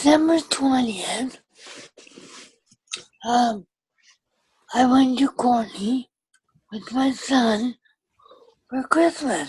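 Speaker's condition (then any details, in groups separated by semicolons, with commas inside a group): Cerebral palsy with ataxia; ataxia, tracheostomy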